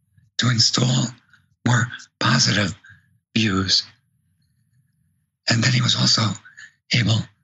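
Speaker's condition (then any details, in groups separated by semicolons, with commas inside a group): Vocal cord paralysis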